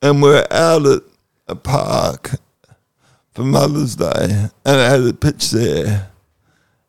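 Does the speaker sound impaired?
Yes: cerebral palsy.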